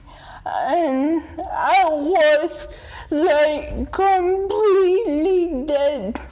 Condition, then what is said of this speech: Dystonia. Sometimes it's just as simple as taking a breath, right? Yeah. To be able to calm before you are able to speak.